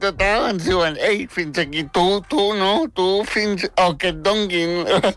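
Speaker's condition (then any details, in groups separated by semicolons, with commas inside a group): Spastic tetraplegic cerebral palsy; from birth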